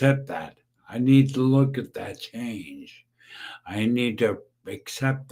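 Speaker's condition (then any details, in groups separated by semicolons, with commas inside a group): Brain injury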